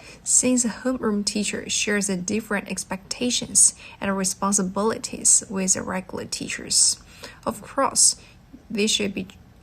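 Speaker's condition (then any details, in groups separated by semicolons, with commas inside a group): No condition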